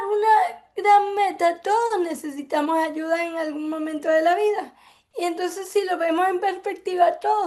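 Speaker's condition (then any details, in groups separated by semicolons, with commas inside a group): Cerebral palsy; affects speech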